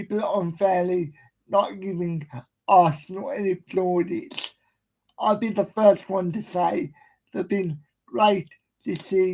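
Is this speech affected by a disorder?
Yes: cerebral palsy.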